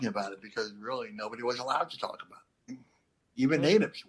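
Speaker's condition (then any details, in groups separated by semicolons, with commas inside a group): Cleft lip and palate; not fully formed at birth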